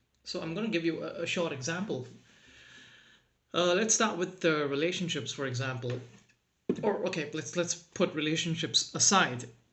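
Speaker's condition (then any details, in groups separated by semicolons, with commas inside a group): No condition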